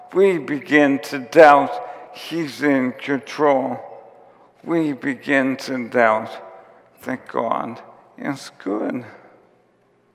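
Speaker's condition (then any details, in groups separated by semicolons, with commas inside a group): ALS; diagnosed about two and a half years before recording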